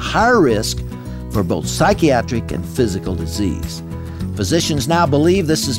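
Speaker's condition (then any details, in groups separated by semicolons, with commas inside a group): No condition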